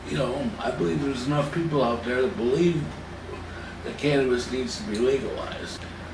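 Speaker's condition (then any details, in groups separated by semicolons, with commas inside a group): Cerebral palsy; from birth, spasticity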